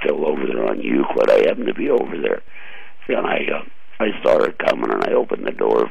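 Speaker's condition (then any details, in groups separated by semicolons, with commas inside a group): Throat cancer surgery; hole in throat, no electronic voice device, month in hospital, 6 weeks radiation, no chemotherapy; about 3 years since surgery, breathes through hole in throat; permanent altered voice since surgery, gangster-like voice, host says voice sounds great, caller unsure voice sounds all right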